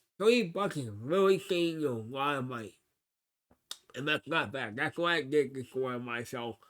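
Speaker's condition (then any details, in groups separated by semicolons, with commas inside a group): Cerebral palsy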